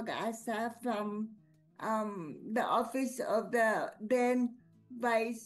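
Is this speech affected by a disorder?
Yes: cerebral palsy.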